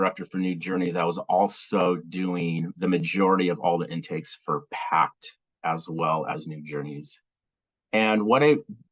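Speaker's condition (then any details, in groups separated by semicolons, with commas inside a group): No condition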